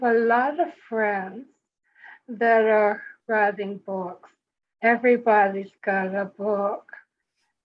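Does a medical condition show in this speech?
Yes: speech impediment; possibly a bit slower than before, needs extra time to speak.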